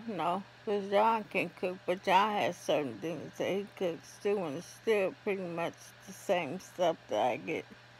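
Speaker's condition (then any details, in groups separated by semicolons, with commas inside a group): ALS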